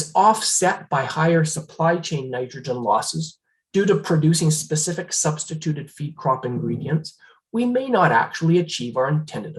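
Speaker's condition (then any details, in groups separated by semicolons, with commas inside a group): No condition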